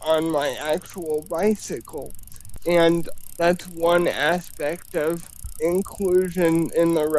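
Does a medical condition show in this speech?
Yes: spastic cerebral palsy.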